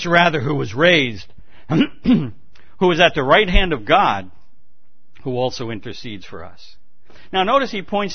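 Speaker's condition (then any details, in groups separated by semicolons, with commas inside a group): No condition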